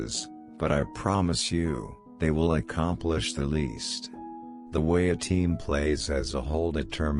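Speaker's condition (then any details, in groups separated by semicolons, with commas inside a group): No condition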